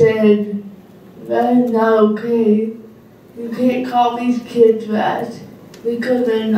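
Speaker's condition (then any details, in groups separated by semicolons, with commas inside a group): Cerebral palsy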